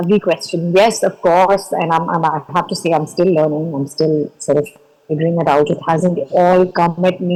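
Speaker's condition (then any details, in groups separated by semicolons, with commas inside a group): No condition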